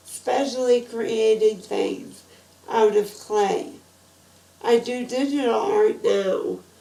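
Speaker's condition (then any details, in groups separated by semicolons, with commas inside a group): Spinal muscular atrophy type 2; spinal muscular atrophy type 2, genetic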